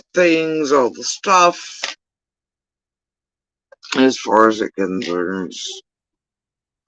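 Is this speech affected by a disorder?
Yes: facial paralysis after surgery; tongue.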